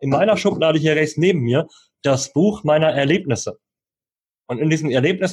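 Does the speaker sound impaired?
Yes: cleft lip and palate, cleft lip, jaw and palate; Bundeswehr cited inability to eat army food.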